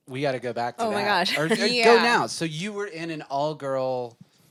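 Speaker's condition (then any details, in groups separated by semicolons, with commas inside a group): No condition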